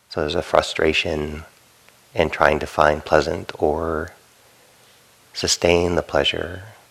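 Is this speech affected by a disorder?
No.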